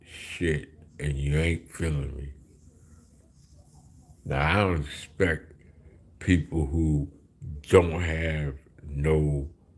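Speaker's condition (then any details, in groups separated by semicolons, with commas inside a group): Slurred speech; still slurs words occasionally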